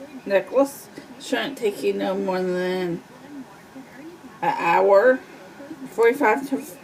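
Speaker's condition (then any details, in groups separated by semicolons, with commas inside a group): Cerebral palsy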